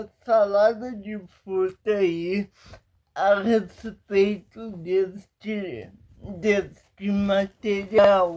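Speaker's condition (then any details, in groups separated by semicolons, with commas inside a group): Paralysis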